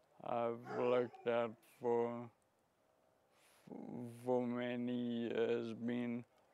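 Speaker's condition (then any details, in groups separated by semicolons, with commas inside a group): Friedreich's ataxia; wheelchair user, very slow deterioration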